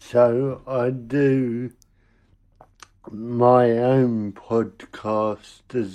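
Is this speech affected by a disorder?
Yes: cerebral palsy; speech sometimes mistaken for drunkenness by strangers, host notes speaking pace.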